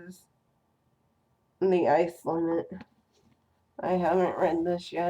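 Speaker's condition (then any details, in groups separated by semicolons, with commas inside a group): Cerebral palsy; first word not said quite right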